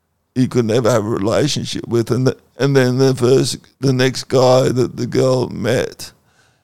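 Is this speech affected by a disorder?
Yes: cerebral palsy.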